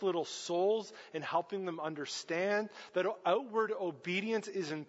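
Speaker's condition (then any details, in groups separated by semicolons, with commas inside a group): No condition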